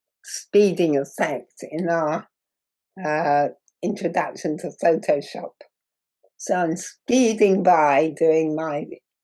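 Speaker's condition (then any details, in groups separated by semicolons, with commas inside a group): Muscular dystrophy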